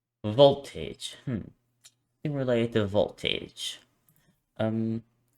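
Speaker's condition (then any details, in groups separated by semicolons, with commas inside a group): No condition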